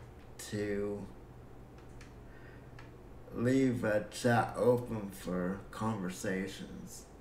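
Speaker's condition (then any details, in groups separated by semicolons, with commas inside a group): Cerebral palsy; breathing fine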